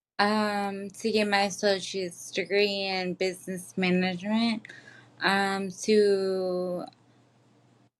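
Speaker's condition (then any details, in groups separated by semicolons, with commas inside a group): Traumatic brain injury; accident, injury at age 24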